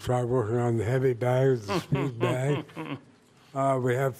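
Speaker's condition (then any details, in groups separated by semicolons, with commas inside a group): Parkinson's disease; about 8 years in Southwest Parkinson's Fitness Program, boxing-type training at Snap Fitness, rigorous exercise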